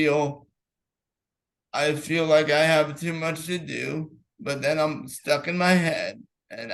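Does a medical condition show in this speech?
Yes: cerebral palsy.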